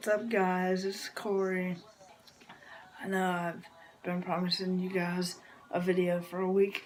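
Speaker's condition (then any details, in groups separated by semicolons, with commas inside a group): Cerebral palsy; from birth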